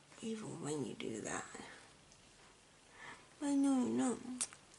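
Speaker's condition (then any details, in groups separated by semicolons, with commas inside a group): Cerebral palsy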